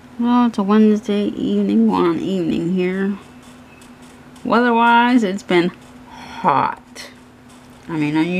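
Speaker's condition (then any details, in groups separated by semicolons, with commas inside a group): Cerebral palsy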